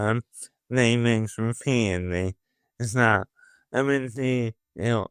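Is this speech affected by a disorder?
Yes: motor neuron disease.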